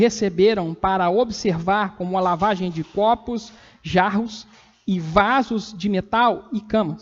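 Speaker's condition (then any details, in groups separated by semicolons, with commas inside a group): No condition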